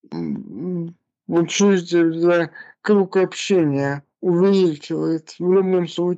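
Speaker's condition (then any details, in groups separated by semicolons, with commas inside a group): Cerebral palsy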